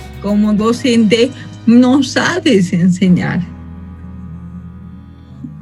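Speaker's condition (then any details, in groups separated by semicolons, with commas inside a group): Cerebral palsy from birth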